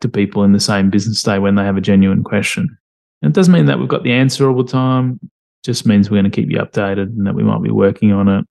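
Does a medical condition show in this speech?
No.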